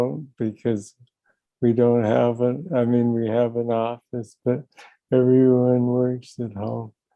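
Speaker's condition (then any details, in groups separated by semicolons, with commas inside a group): Young onset Parkinson's disease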